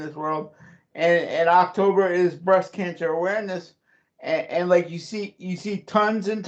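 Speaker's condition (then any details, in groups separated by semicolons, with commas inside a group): Cerebral palsy; since childhood; voice goes up and down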